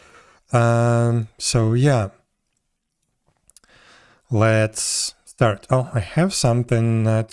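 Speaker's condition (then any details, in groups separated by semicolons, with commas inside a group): No condition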